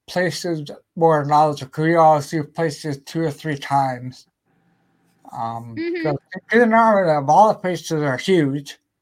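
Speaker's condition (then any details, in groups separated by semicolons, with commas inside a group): Cerebellar ataxia; starting speech therapy and physical therapy next week, occupational therapy mentioned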